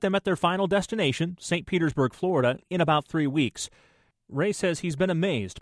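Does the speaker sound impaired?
No.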